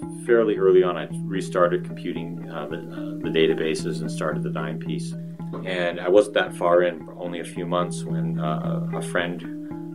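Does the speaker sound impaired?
No.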